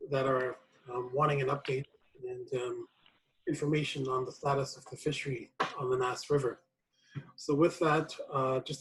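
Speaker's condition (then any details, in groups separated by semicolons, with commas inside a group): No condition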